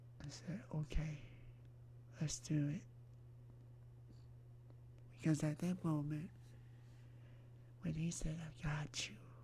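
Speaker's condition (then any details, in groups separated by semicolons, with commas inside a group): Myasthenia gravis; major emergency surgery, no cure; diagnosed while hospitalized, in her 20s; lungs collapsed while hospitalized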